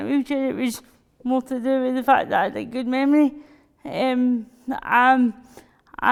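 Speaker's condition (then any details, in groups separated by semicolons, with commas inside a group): Cerebral palsy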